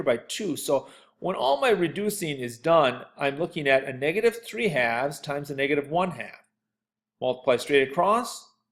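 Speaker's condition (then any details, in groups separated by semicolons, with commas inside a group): No condition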